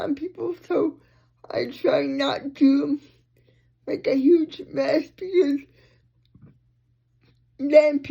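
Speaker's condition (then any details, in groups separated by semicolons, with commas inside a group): Cerebral palsy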